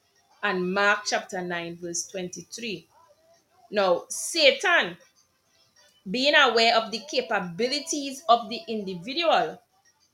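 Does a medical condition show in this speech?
No.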